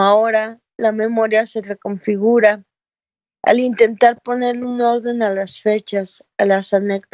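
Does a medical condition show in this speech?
Yes: cerebral palsy.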